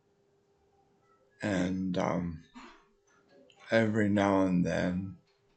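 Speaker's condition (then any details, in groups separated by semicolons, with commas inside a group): Multiple sclerosis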